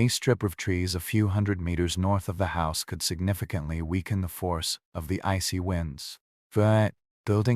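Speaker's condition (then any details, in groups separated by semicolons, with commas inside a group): No condition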